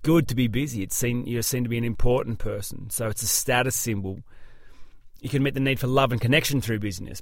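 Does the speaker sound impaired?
No.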